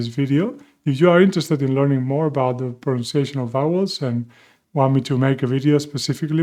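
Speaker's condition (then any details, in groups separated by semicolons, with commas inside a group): No condition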